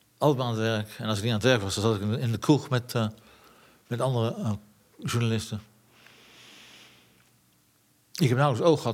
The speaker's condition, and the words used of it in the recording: Parkinson's disease. Nou, dat, ik schiet nou vol, dat, is, dat gebeurt altijd als ik dit, dit soort dingen vertel.